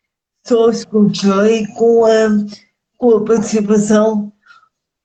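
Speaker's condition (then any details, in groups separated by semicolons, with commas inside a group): Cerebral palsy; speech affected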